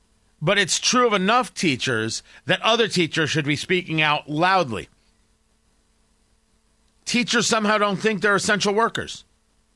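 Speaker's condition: No condition

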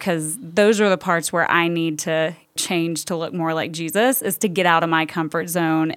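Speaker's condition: No condition

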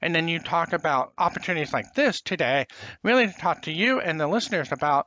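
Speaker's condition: Profound hearing loss, congenital

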